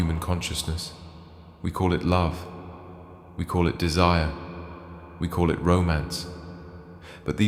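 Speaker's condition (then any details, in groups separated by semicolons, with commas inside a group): No condition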